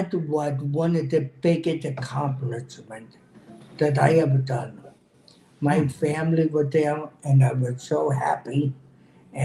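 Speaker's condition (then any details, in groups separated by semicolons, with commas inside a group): Cerebral palsy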